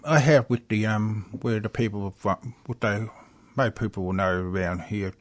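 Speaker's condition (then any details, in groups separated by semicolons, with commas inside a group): Hearing loss with cochlear implants; both implants, number seven model Bluetooth phone streaming, telecoil via Cochlear app, hears fridge motor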